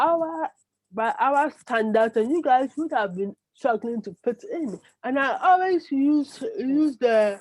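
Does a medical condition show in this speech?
Yes: cerebral palsy; brain damage cause.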